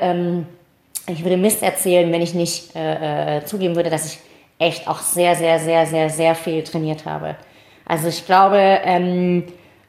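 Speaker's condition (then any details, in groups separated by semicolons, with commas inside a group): Cleft palate, mild; small speech impediment, audible to listeners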